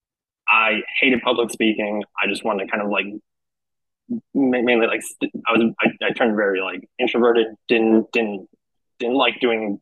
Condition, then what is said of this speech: Stuttering. I've had a stutter since I was 6 years old.